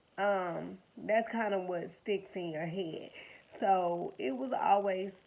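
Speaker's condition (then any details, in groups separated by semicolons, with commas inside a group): Cerebral palsy; affects mobility, cannot jump or run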